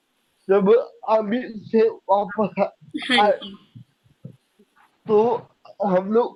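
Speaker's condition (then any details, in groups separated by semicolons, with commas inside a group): Cerebral palsy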